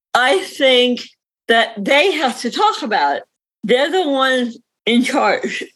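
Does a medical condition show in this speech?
Yes: cerebral palsy; reading disability.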